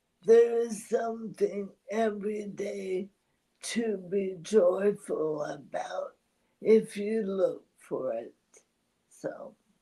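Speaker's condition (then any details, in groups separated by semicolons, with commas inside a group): ALS; voice strains with talking, needs voice rest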